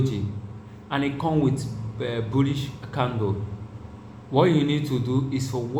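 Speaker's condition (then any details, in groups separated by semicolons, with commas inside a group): No condition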